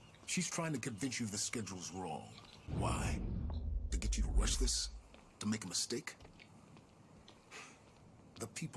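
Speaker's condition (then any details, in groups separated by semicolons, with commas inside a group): No condition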